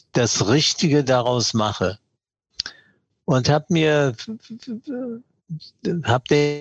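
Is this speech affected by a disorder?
Yes: Parkinson's disease; diagnosed at age 75, years of trembling before diagnosis, once put down to stage fright; milder course than severe cases.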